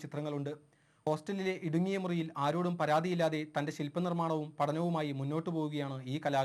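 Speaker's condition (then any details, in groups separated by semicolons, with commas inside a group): No condition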